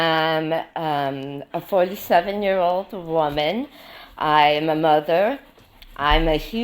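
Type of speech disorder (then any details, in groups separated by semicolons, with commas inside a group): Speech after partial glossectomy; tongue cancer, hemiglossectomy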